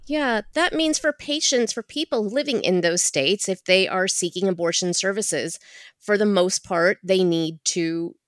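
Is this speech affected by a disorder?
No.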